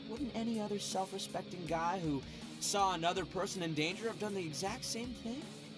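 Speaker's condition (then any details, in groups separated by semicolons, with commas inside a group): No condition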